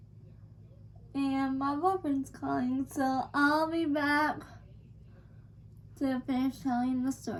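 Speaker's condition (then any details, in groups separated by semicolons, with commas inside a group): Cerebral palsy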